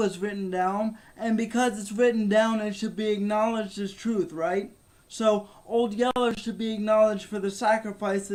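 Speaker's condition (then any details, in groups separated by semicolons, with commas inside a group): Cerebral palsy; spastic twitchy movements, wheelchair user; speech somewhat affected, occasional slurring, mostly controlled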